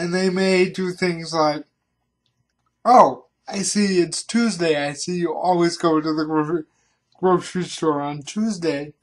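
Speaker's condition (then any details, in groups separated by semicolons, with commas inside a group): Cerebral palsy; reliable voice, uses voice control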